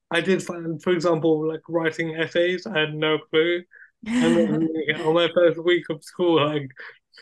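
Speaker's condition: Cerebral palsy; wheelchair user

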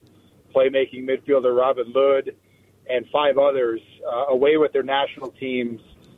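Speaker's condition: No condition

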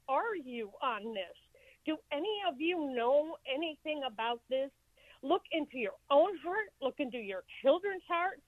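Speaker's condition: No condition

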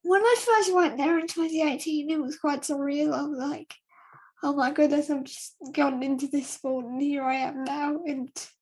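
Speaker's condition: Cerebral palsy, spastic dystonic quadriplegia

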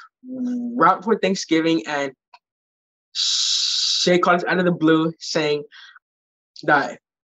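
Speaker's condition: Stutter; born deaf; sometimes really hard, prefers listeners not finish sentences; repeated sounds, prolonged sounds

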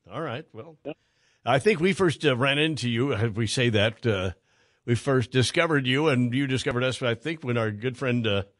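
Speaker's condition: No condition

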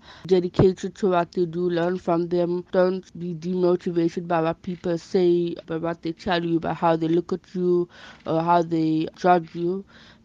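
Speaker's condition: Bilateral sensorineural hearing loss; onset age 4 after mumps complications, both auditory nerves dead, failed nerve repair, four grommet surgeries, large ear-worn device; speech not fully clear and never was, ongoing speech therapy growing up, speaks rather than signs

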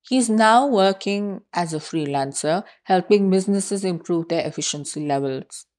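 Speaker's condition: No condition

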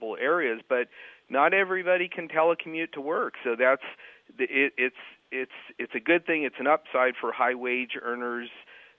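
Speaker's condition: No condition

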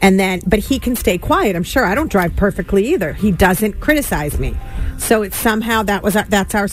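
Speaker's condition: No condition

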